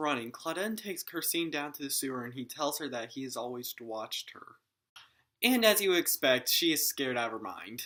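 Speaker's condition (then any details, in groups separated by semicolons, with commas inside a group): No condition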